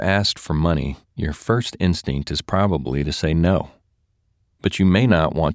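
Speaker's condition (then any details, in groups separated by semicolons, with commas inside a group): No condition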